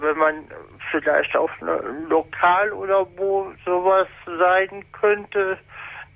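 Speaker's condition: Congenital spastic paralysis; spastic paralysis since birth, mainly in hands, writing or holding full glass looks drunk

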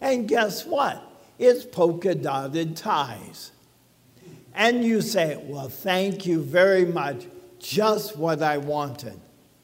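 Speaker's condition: ALS; talks funny, speech sounds abnormal

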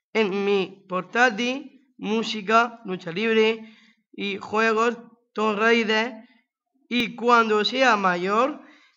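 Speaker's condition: Down syndrome; age 20

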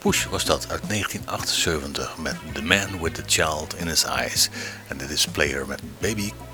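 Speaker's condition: No condition

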